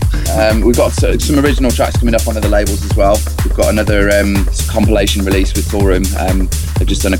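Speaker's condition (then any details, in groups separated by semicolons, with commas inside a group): No condition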